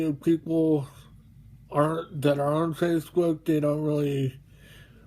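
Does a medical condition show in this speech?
Yes: mobius syndrome.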